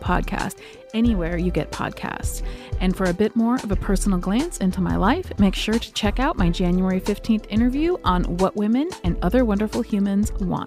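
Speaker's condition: No condition

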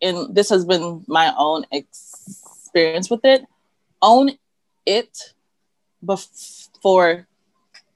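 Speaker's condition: Stuttering; uncle and triplet siblings also stutter; frequent pauses, needs deep breaths while speaking, part-word repetitions; blocks

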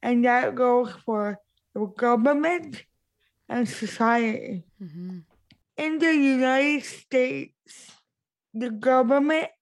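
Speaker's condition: Cerebral palsy; impaired speech since childhood

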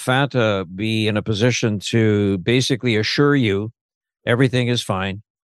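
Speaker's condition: No condition

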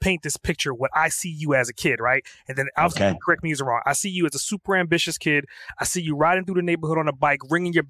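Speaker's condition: No condition

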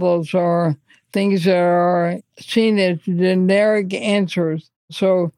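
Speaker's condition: ALS; slight slurring, speech noticeably affected right away, thinking unaffected

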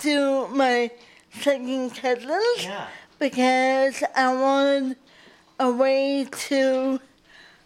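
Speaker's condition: Cerebral palsy; uses wheelchair

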